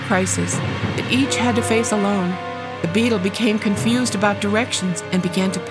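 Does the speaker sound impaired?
No.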